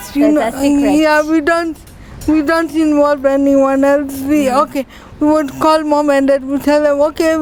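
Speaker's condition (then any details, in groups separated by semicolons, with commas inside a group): Cerebral palsy; from birth; 31 years since birth, not walking, stem cell therapy planned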